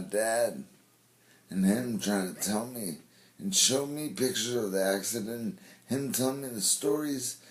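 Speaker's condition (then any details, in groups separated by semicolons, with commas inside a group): Brain injury; car accident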